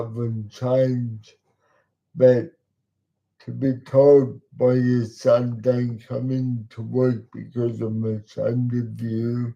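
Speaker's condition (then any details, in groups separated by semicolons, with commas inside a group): Cerebral palsy; talks slowly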